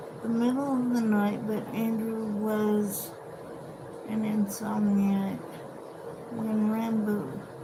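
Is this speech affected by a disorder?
Yes: cerebral palsy.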